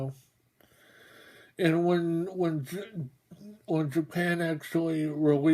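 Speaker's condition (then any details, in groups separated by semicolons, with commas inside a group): Mobius syndrome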